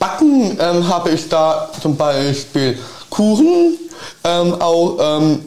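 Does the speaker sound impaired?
Yes: Down syndrome.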